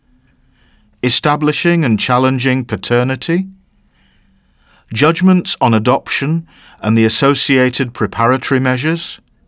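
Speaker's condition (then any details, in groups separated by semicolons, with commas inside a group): No condition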